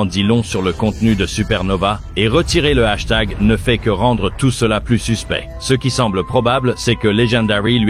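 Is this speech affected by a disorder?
No.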